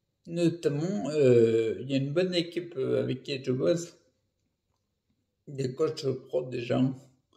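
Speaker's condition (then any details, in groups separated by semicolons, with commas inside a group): Primary progressive multiple sclerosis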